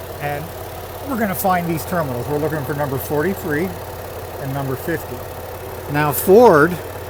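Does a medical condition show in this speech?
No.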